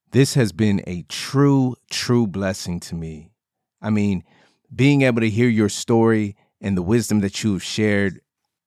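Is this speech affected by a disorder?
No.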